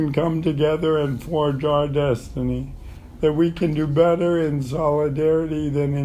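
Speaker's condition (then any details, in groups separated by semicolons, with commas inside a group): ALS; terminal; voice is going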